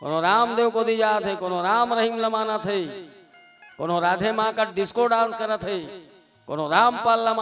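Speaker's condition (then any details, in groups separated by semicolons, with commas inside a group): No condition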